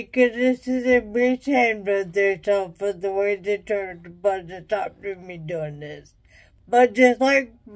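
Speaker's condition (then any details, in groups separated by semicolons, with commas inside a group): Traumatic brain injury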